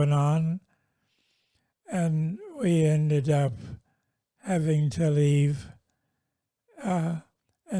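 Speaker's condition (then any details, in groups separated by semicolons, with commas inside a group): Multiple sclerosis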